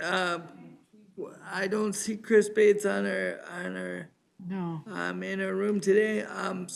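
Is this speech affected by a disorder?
Yes: cerebral palsy.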